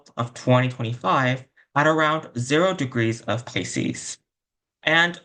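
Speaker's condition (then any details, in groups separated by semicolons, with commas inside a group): No condition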